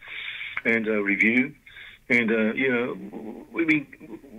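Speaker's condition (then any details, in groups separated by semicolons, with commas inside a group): Parkinson's disease; limited capacity, can't do much more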